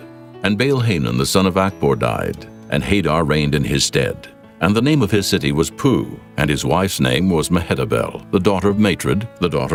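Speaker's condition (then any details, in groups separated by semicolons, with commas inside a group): No condition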